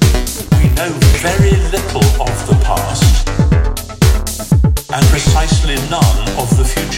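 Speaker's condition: No condition

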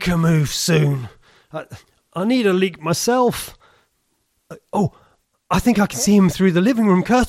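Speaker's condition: No condition

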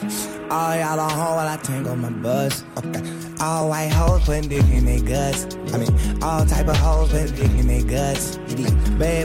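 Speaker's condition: No condition

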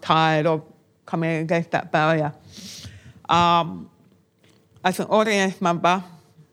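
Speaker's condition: Deafness, born deaf

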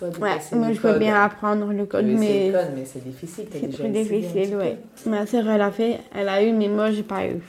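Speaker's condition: Down syndrome (trisomy 21); age 27, mother Véronique and Chloé help reformulate interview questions

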